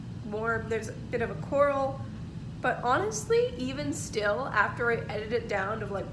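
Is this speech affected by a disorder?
No.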